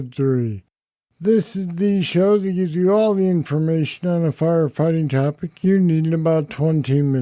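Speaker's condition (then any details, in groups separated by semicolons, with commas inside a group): Parkinson's disease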